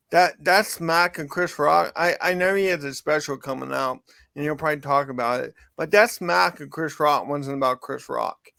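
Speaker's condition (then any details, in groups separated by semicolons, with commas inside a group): Cerebral palsy; from birth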